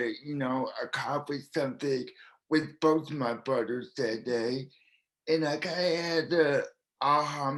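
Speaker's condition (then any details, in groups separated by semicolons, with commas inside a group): Cerebral palsy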